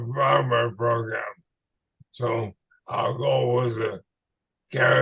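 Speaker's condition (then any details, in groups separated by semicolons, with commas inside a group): ALS/MND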